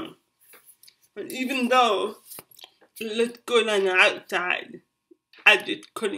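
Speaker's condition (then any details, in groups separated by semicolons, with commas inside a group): Cerebral palsy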